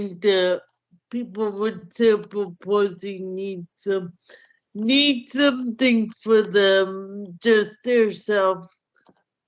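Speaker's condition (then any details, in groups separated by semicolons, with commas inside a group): Cerebral palsy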